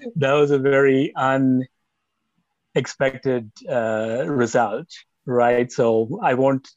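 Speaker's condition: Stutter; stutter since age nine, severe until about 25, 10-day slow-speech therapy clinic, once completely fluent; stutter still evident on podcast; pauses, words sometimes stuck, more fluent at slower rate, switches feared words, fluent talking to self; prolonged sounds, blocks

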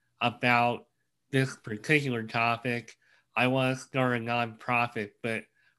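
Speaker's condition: Cleft lip and palate; many obstacles in life

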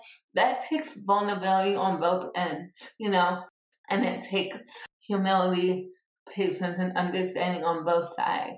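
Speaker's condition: Cerebral palsy; born two months premature

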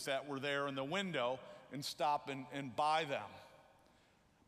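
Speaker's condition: No condition

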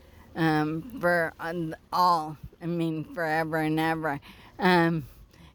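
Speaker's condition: ALS; ALS diagnosed about six years ago; ALS functional score started at 41, dipped to 31, now back up to 37

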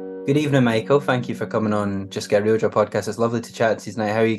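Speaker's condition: No condition

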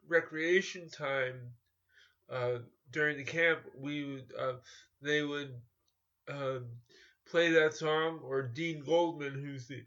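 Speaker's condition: Cerebral palsy; cerebral palsy since childhood

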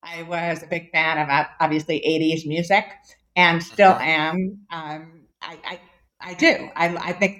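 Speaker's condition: Deafness; congenital moderate-severe hearing loss, diagnosed as toddler, hearing aids, lip reading, Esteem implant plus cochlear implant; two cochlear implants after Esteem battery died at 10 years, permanently deaf without them

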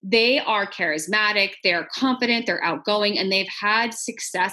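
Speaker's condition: No condition

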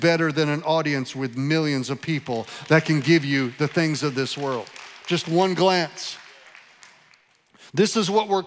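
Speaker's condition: No condition

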